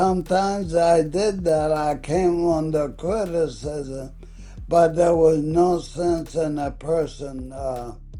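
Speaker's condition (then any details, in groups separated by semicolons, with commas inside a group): ALS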